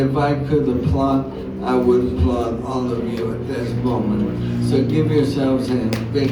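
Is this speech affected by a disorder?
Yes: ALS; diagnosed four years ago; some speech trouble.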